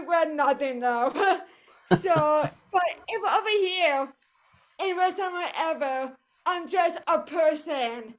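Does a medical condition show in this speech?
Yes: cerebral palsy; voice affected.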